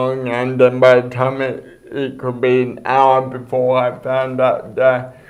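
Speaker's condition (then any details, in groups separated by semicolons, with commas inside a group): Cerebral palsy; speech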